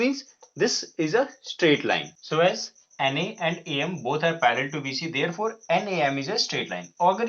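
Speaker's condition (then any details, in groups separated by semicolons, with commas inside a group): No condition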